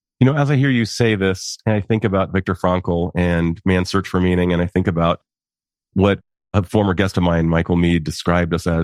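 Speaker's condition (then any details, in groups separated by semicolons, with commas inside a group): No condition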